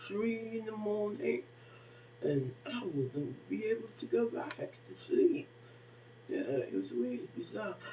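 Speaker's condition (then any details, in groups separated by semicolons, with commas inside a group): Facial palsy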